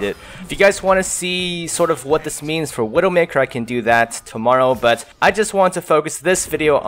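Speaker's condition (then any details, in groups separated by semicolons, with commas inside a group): No condition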